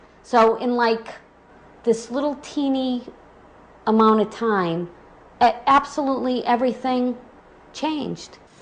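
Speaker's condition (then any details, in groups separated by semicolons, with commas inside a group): No condition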